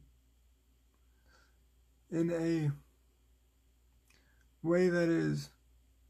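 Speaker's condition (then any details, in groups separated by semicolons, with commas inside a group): Cerebral palsy, spastic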